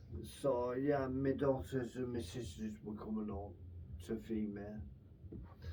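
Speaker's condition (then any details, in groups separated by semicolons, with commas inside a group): Brain infection with surgery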